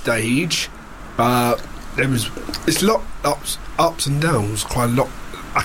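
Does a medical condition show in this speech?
Yes: Down syndrome.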